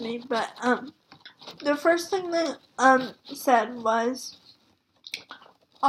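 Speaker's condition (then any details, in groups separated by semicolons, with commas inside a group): Spastic quadriplegic cerebral palsy; spastic quadriplegic, all four limbs, uses wheelchair, moderate; speaks well, childhood speech therapy for tongue control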